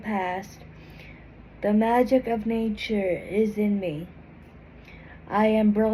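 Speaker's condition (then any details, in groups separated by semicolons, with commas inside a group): Cerebral palsy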